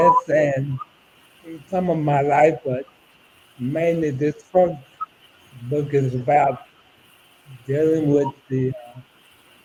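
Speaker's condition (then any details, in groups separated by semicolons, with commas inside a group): ALS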